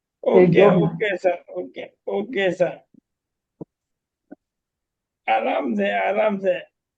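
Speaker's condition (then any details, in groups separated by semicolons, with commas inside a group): Bulbar ALS; bulbar onset; voice strong and loud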